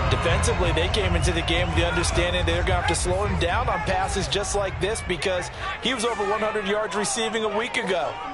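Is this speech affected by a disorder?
No.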